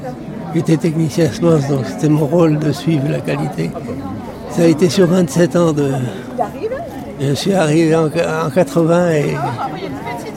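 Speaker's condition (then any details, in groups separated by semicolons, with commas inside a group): Parkinson's disease; age 73, attributed to occupational pesticide exposure at agricultural cooperative via skin and inhaled gases, recognized occupational disease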